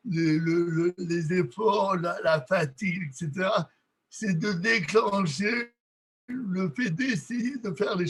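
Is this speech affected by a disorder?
Yes: cerebral palsy; from birth, lack of oxygen.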